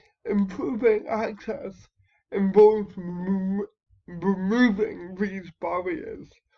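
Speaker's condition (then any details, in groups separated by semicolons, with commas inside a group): Cerebral palsy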